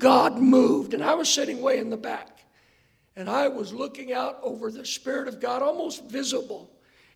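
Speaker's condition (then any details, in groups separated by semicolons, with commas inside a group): Hoarseness after vocal cord surgery; not smooth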